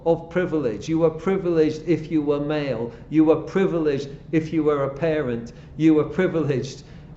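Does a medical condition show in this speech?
No.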